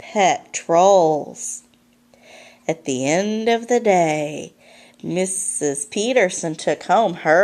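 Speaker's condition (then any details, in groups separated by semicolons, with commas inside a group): No condition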